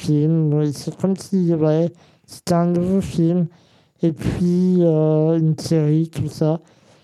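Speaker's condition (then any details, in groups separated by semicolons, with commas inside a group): Congenital muscular dystrophy; present from birth, genetic protein-related cause, muscles stayed thinner and weaker; uses graphic tablet with Krita software for digital painting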